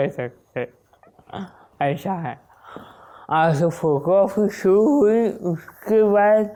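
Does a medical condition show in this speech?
Yes: Wilson's disease; onset at age 16.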